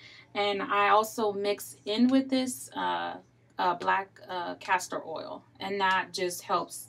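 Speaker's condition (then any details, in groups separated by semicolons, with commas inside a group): No condition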